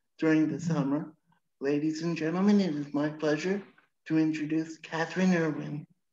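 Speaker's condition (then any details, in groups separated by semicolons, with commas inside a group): Cerebral palsy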